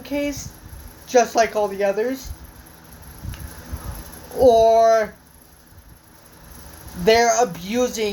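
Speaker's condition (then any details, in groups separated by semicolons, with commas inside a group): Cerebral palsy; from birth, walks with walker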